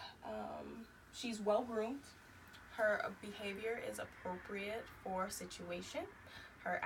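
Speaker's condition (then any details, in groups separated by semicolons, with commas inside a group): No condition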